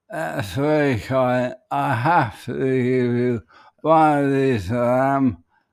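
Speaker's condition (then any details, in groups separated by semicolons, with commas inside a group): ALS; speech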